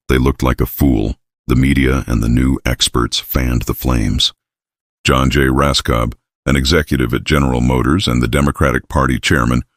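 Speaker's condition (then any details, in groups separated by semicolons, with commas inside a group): No condition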